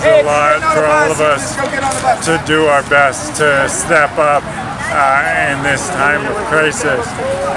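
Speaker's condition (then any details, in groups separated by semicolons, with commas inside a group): ALS; paralyzing whole body; about a year since diagnosis, rapidly progressing paralysis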